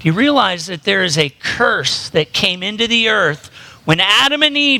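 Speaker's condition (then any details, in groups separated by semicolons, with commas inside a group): No condition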